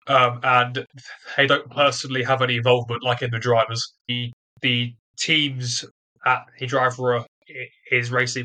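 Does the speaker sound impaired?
Yes: stutter; developmental, onset early childhood, lifelong, more severe during trial, barely able to speak first six months in prison; stutters during this interview; ignores disfluencies and keeps talking, media presence trained as main focus; here repeated sounds, repeated words.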